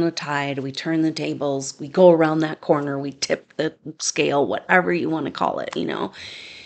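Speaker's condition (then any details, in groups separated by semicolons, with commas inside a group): No condition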